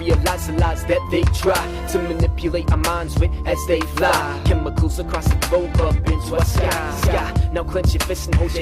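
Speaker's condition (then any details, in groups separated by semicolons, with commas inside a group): No condition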